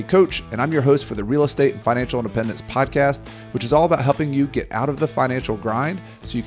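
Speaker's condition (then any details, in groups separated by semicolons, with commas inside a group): No condition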